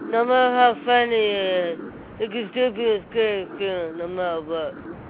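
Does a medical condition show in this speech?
Yes: Down syndrome; present from birth.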